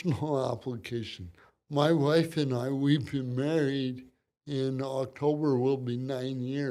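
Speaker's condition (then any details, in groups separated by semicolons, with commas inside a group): Cerebral palsy; from birth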